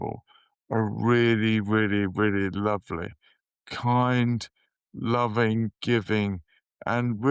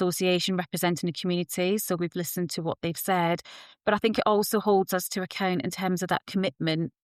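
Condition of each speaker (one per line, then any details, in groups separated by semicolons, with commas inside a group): Motor neurone disease; still walking, no wheelchair; slurred speech, dysarthria, increasing difficulty forming words
No condition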